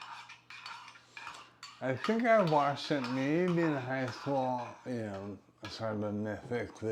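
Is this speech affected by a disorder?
Yes: brain injury.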